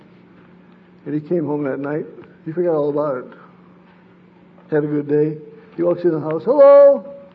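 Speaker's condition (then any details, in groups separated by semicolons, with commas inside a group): Parkinson's disease; sleep disrupted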